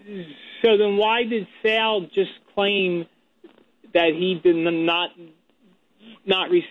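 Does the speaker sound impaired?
Yes: stuttering; stuttering during phone call, speaking is difficult; stutters noticeably, talking difficult, slow to get to the point; here repeated sounds.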